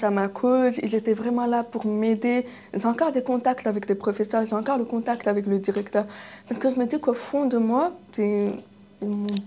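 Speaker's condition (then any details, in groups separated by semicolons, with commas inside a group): Deafness, acquired deafness, kidney-disease related; kidney disease from age 1.5 damaged ears, progressive loss, hearing aids, left ear deaf at 20; cochlear implant as cochlear nerve died, hears interviewer, lip reading in groups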